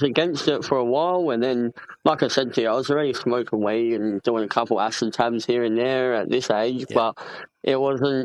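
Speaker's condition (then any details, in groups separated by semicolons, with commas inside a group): Cleft palate; congenital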